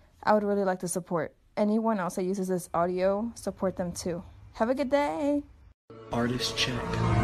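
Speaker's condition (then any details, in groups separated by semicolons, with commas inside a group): No condition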